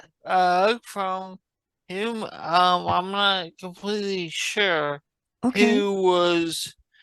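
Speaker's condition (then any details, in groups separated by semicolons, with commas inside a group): Traumatic brain injury; traumatic, hit by car, three-week coma; about 10 years since injury, recovering; relearned swallowing and breathing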